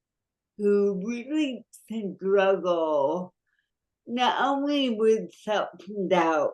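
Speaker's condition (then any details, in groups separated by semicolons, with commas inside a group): Cerebral palsy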